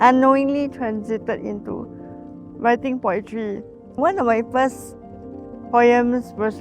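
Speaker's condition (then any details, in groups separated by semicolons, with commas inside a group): Cerebral palsy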